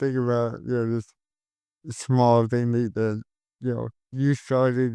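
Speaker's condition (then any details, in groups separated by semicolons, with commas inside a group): Cerebral palsy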